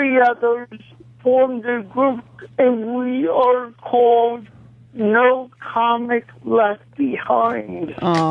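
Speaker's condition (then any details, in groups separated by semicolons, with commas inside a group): Cerebral palsy; causes shaking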